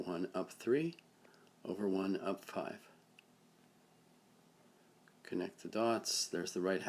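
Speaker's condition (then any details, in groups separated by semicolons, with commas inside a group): No condition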